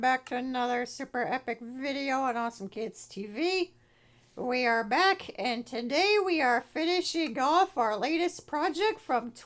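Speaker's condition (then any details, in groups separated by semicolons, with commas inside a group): No condition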